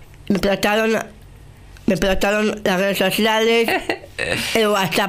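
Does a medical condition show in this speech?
Yes: Down syndrome; with intellectual disability, age 35.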